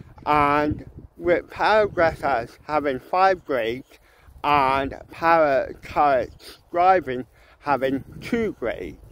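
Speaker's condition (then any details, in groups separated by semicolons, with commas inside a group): Cerebral palsy; mild, ataxic type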